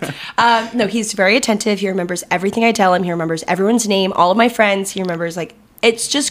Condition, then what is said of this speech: No condition.